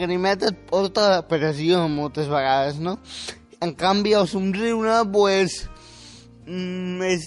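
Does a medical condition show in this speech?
Yes: spastic quadriplegic cerebral palsy; control of speech retained, good communicative ability.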